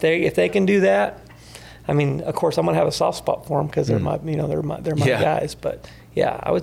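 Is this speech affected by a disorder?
No.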